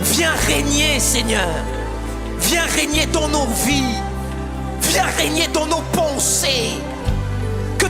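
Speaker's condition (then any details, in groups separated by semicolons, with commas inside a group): No condition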